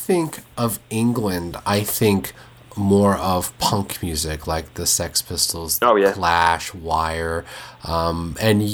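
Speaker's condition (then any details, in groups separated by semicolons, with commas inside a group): No condition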